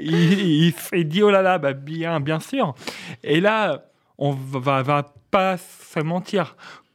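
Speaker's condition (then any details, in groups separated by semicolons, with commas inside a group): Stuttering; stuttering since age 4, first misdiagnosed as Gilles de la Tourette, cause hypothesized as several traumas; repeated words, prolonged sounds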